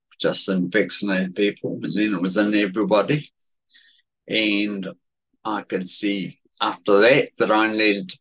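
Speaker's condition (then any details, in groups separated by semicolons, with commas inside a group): Cerebellar atrophy; said to be genetic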